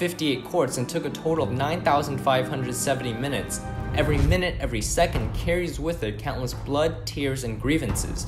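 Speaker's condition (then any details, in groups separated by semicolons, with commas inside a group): No condition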